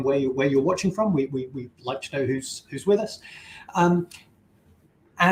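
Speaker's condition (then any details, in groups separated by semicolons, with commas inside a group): No condition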